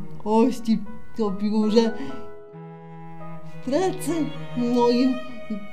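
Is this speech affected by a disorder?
Yes: cerebral palsy; from birth.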